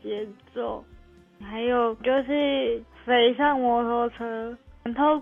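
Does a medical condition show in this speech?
Yes: cerebral palsy.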